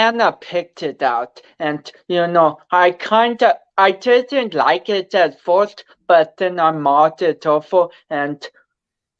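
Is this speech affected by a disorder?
Yes: cerebral palsy; speech affected.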